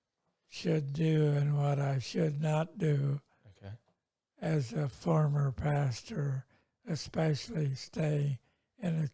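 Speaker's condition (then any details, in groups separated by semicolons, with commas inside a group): Multiple sclerosis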